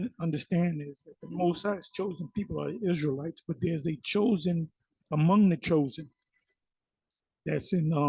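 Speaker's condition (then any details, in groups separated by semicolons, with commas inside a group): No condition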